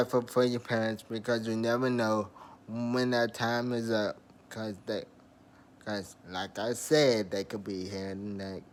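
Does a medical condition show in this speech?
Yes: traumatic brain injury.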